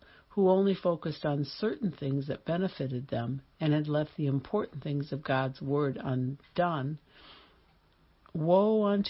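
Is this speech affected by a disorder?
No.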